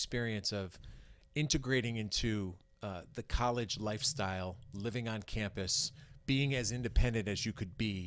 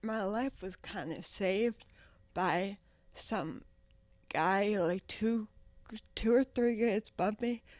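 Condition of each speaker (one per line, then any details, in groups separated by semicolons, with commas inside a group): No condition
Traumatic brain injury, ataxia; severe injury at 16, affects walking and speech; 10 years since injury, past coma and rehab; speech impediment, talks differently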